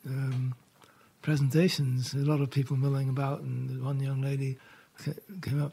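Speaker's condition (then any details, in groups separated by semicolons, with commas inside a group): Parkinson's; diagnosed about 4 years ago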